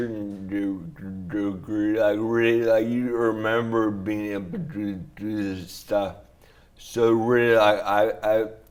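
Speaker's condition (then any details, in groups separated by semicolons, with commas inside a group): Traumatic brain injury; snowboard tree impact, diffuse axonal injury, hemispheric shift; walker, physical therapy, 1.5-month coma, 3 months hospital; slurred, relearned talking and swallowing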